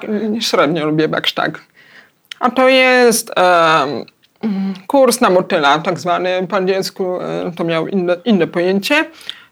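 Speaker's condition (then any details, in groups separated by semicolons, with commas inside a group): Hard of hearing, cochlear implant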